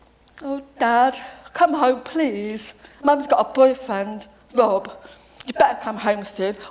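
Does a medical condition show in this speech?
Yes: deafness; deaf since age seven, lip reads, deaf family, sister lip-spoke television in childhood; works with interpreters.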